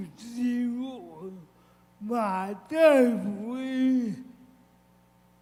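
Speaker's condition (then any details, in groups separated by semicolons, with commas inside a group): Cerebral palsy, severe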